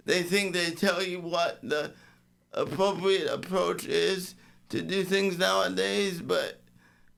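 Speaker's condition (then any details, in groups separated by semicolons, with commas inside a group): Cerebral palsy; occasional speech trouble, improving, voice struggles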